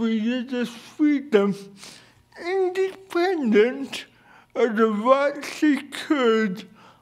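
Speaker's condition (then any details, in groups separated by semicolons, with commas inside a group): Cerebral palsy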